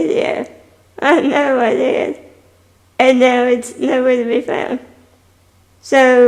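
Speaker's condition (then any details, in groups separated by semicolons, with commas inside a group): Spinal muscular atrophy type 2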